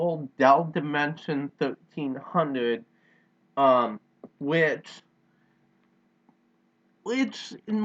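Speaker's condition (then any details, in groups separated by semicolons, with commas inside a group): Cerebral palsy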